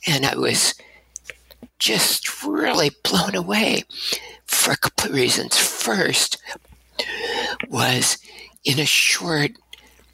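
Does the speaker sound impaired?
Yes: abductor spasmodic dysphonia; cords open involuntarily, much breathiness, staccato syllables, lengthened syllables give shaky tremor, focused speaking.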